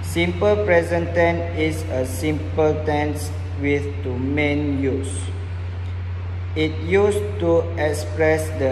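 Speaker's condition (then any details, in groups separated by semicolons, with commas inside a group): No condition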